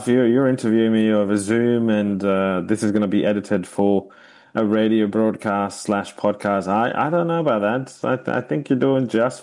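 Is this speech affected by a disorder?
No.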